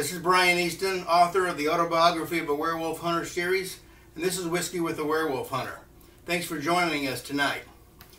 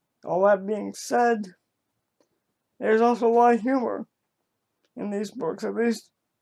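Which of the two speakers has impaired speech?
The second: cerebral palsy.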